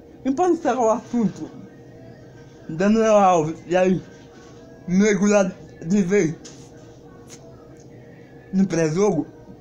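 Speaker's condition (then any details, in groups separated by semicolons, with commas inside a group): Cerebral palsy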